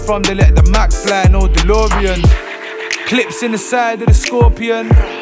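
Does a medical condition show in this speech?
No.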